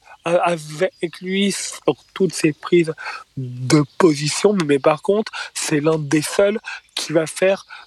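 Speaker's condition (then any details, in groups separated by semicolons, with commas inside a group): Stuttering; stutter identified at age four, first misdiagnosed as Tourette syndrome by psychiatrist in Québec; stuttering in stand-up clip, voice deliberately left unedited; repeated sounds, prolonged sounds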